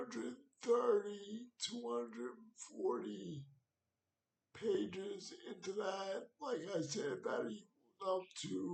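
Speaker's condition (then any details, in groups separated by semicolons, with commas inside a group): Cerebral palsy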